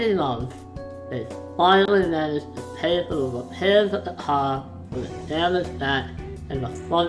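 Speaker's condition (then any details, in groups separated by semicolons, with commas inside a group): Facial palsy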